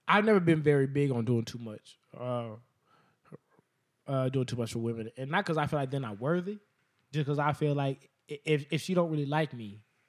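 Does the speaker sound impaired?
Yes: stutter; talks fast because of stutter; here repeated sounds, repeated words.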